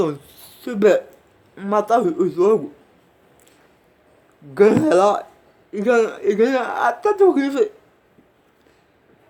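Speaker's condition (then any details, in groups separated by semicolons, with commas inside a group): Cerebral palsy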